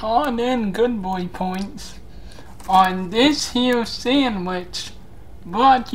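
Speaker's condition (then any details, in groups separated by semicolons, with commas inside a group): Cerebral palsy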